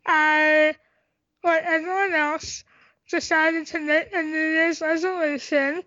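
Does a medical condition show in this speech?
Yes: tracheostomy; congenital cystic hygroma of head and neck, cysts in airway and esophagus.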